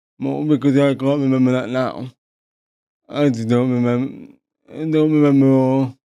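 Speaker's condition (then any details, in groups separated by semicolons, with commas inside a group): Paralysis after childhood accident; brain bleed and stroke at age five, cerebral palsy, paralyzed; lifelong since age five; speech impaired, formerly much worse, had speech therapy, tube-fed months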